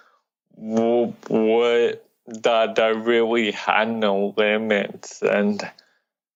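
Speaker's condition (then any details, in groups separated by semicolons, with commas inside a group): Cerebral palsy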